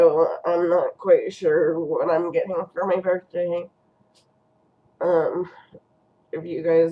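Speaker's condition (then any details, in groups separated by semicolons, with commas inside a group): Cerebral palsy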